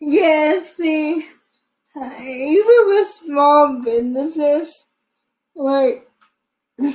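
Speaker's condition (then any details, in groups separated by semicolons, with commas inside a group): Cerebral palsy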